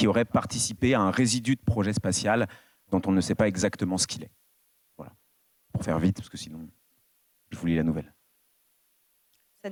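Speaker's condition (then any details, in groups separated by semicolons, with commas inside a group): No condition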